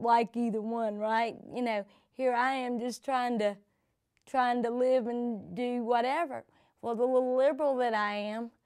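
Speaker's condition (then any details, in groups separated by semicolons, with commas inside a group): Cerebral palsy; from birth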